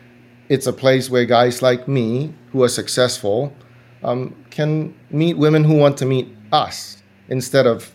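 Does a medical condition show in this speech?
No.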